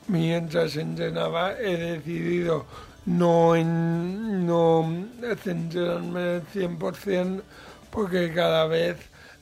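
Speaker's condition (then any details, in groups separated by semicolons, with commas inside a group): Cerebral palsy, mild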